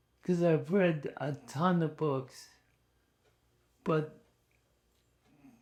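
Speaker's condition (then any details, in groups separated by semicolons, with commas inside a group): ALS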